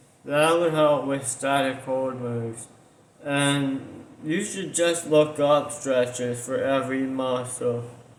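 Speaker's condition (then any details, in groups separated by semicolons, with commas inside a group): Tongue cancer surgery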